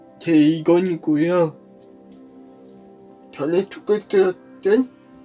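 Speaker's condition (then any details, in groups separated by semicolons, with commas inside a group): Cerebral palsy; brain lesion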